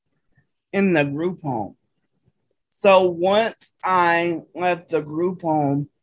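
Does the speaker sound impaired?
Yes: cerebral palsy; from birth, hands distorted, dexterity issues, types with one finger, needs 90-95% assistance from provider; age 33, uses adaptive voice dictation apps on phone and computer for typing.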